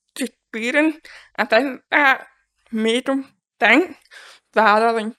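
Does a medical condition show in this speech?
Yes: deafness; congenital deafness, born deaf.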